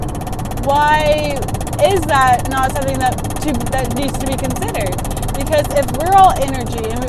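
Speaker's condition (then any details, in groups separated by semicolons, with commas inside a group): No condition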